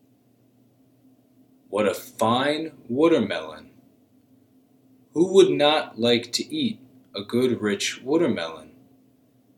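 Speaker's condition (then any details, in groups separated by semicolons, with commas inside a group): No condition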